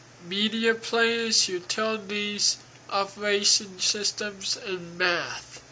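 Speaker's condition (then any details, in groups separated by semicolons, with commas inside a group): Cerebral palsy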